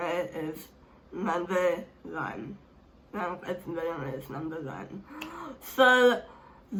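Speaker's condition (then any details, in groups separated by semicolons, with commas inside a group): Speech impairment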